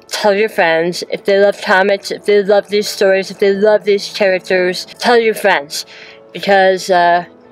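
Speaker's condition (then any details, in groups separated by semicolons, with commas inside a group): Hemi-glossectomy for oral cancer, hemiglossectomy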